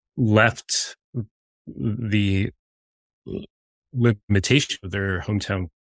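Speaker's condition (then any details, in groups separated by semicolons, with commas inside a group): Stuttering; audible stuttering during interviews, noticed by listeners; blocks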